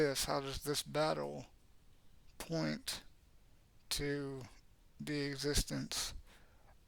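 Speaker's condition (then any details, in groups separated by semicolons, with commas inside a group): Cerebral palsy; has had speech therapy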